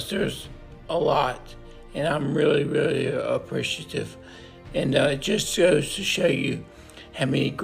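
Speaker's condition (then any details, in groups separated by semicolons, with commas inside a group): Multiple system atrophy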